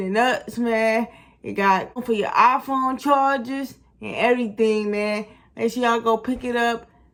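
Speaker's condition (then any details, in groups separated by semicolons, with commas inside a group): Cerebral palsy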